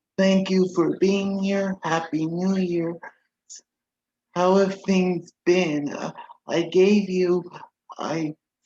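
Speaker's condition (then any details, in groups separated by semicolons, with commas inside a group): Cerebral palsy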